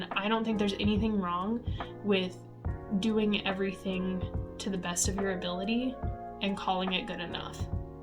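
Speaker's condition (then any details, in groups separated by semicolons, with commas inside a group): No condition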